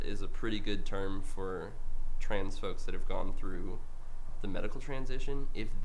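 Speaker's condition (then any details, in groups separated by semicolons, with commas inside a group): No condition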